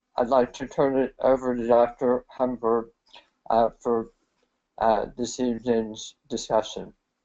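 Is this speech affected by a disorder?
Yes: head and neck cancer.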